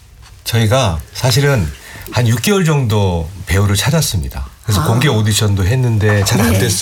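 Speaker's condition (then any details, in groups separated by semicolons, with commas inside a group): No condition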